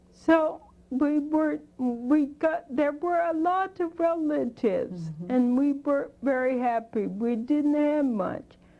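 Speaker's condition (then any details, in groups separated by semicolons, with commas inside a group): Spinocerebellar degeneration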